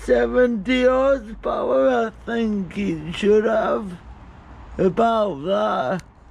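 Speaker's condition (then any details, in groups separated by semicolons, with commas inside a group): Cerebral palsy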